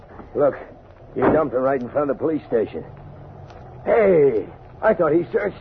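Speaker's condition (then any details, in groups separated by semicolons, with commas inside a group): No condition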